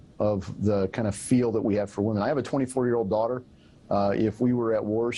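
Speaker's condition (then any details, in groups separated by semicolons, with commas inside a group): No condition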